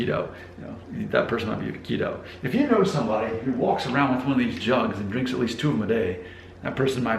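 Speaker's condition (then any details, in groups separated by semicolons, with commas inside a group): No condition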